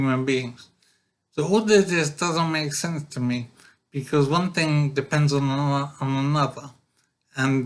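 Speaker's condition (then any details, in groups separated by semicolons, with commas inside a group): Brain injury; severe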